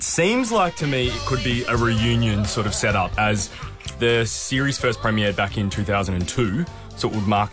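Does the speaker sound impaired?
No.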